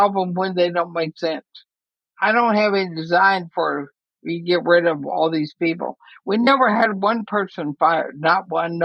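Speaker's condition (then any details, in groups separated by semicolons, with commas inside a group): ALS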